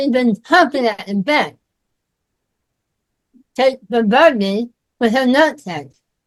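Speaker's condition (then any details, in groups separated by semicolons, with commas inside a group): Myasthenia gravis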